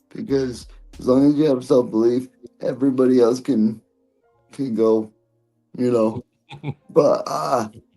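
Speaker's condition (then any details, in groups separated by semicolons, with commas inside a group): Cerebral palsy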